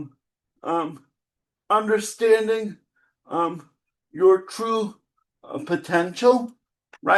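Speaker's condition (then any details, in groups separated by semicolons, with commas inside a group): Cerebral palsy; spastic type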